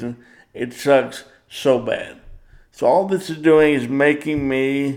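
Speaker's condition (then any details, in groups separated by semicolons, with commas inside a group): Cerebral palsy; power wheelchair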